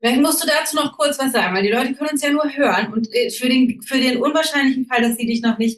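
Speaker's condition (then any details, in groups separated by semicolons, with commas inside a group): No condition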